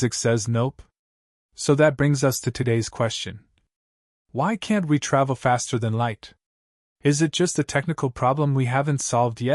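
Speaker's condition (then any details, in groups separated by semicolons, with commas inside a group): No condition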